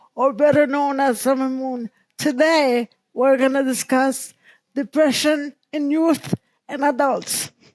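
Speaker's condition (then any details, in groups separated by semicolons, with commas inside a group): Cerebral palsy; present from birth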